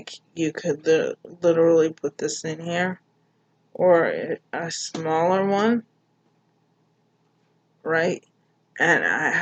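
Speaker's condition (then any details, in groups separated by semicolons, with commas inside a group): Cerebral palsy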